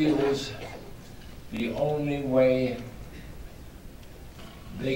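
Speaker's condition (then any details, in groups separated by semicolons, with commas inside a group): ALS; extremely weak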